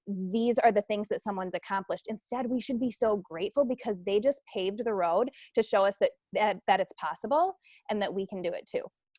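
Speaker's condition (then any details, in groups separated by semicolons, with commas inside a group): No condition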